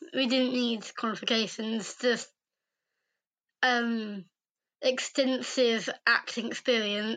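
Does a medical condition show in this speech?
Yes: Down syndrome.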